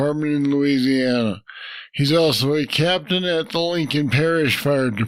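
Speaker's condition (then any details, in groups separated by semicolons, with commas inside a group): Parkinson's disease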